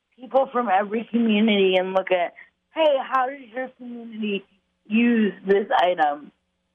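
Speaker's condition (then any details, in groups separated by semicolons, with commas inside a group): Cerebral palsy; uses voice dictation software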